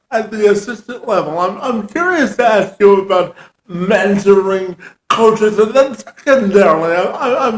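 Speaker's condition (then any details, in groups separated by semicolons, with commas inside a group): Cerebral palsy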